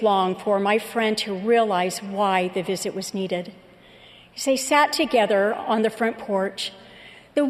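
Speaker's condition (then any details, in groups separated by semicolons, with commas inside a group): No condition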